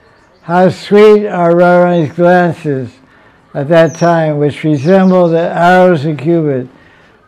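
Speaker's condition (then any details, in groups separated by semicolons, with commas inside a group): Deafness; fluent spoken lecture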